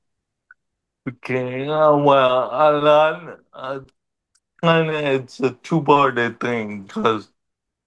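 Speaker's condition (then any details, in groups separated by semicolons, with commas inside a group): Cerebral palsy; wheelchair over the years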